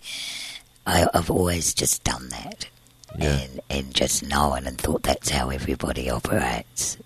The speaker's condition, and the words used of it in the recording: Tracheostomy. And he scarred one of my vocal cords, so that's why I sound a bit different.